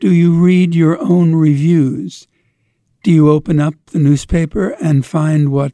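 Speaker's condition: No condition

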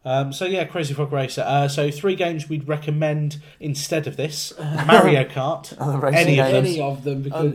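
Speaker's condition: No condition

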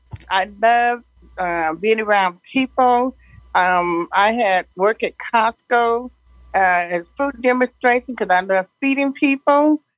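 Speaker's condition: Deaf and blind; vision changed later

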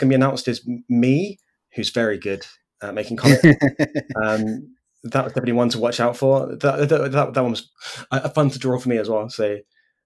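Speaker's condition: Stutter; speech impediment; makes recording podcasts difficult, still runs own podcast; repeated sounds, repeated words

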